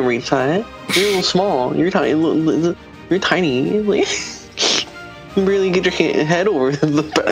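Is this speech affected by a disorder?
No.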